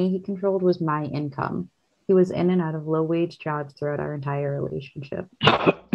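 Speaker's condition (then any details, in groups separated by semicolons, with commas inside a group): No condition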